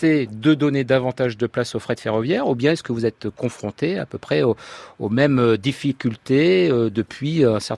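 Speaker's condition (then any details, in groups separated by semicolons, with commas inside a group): No condition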